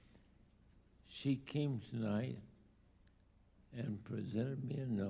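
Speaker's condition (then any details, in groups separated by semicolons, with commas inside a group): ALS; diagnosed about two years ago, late onset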